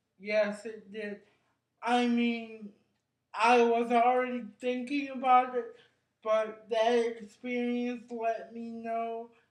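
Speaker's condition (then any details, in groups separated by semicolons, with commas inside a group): Cerebral palsy; brain injury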